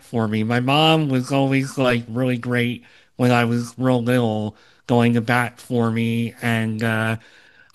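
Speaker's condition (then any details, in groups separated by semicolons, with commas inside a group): Cleft lip and palate, Opitz G/BBB syndrome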